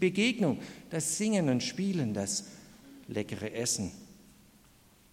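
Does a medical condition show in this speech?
No.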